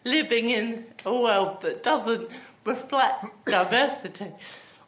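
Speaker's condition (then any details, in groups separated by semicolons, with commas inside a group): Athetoid cerebral palsy; with myotonia and ataxia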